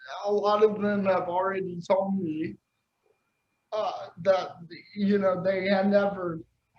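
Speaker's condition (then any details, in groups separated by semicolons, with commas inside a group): Cerebral palsy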